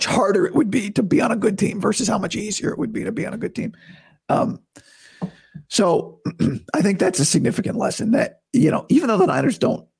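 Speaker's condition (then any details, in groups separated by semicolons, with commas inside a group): Vocal cord surgery recovery; talking painless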